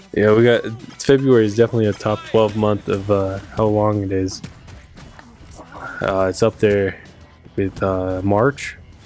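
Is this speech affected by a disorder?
No.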